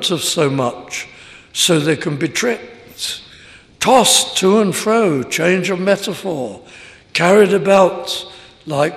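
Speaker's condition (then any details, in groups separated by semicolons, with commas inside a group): No condition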